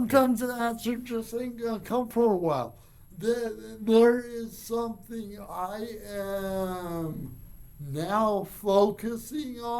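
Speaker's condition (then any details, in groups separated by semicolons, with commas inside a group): Cerebral palsy; from birth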